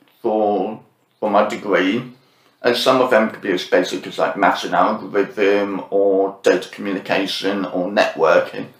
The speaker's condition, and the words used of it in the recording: Deafness. And so that's why I had to do these things called smooth speech therapy.